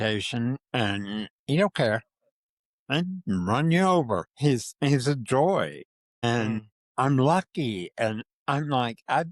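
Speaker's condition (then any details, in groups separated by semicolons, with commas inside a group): Parkinson's disease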